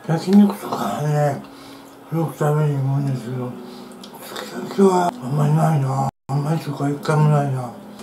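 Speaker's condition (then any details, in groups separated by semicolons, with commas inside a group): Tongue cancer, partial glossectomy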